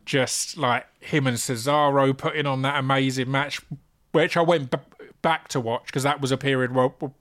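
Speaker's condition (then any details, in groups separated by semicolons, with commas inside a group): Stammer; persistent difficulty with hard g sounds; struggles with hard g, avoids words starting with hard g, stutters and sputters, words catching; repeated sounds, blocks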